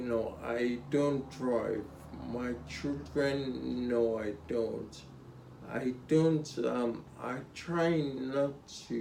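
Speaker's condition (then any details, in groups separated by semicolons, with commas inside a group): Spinocerebellar ataxia (sca7)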